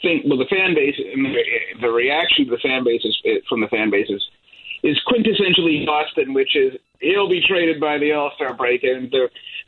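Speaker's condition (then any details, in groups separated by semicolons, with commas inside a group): No condition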